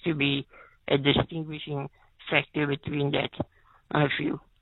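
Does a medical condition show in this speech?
Yes: spinal muscular atrophy; spinal muscular atrophy type 2, wheelchair user.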